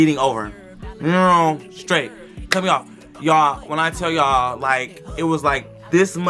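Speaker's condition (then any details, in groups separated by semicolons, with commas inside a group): No condition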